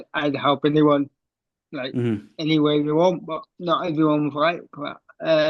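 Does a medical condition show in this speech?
Yes: cerebral palsy.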